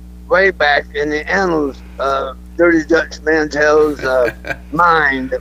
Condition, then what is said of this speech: Throat cancer. The last couple of years I've battled throat cancer. And so this is the results of it.